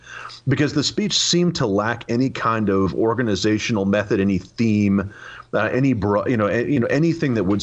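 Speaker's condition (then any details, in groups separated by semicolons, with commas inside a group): No condition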